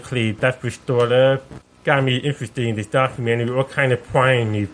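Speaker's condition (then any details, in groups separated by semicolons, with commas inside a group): Profound deafness, deaf accent, sensorineural hearing loss; sounds different, listeners ask where accent is from, parents taught speech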